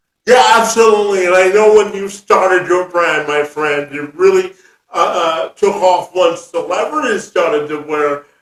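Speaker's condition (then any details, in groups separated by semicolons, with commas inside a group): Cerebral palsy; words sometimes come out differently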